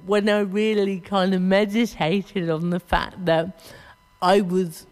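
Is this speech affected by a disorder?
Yes: cerebral palsy.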